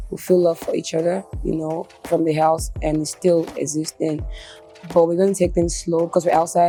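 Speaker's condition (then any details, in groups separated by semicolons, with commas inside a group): No condition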